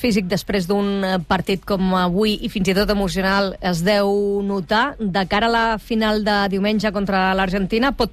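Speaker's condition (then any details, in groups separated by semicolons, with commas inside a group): No condition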